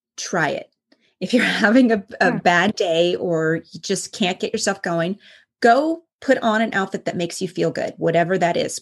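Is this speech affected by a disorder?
No.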